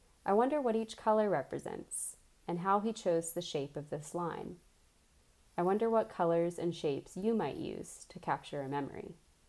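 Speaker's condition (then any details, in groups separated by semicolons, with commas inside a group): No condition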